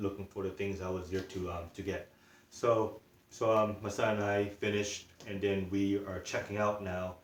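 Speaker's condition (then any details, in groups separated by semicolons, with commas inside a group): No condition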